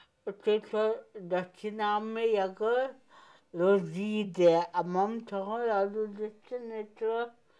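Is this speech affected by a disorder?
Yes: cerebral palsy.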